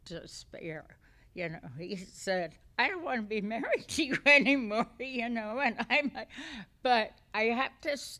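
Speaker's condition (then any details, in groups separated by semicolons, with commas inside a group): Essential tremor; essential tremor affecting voice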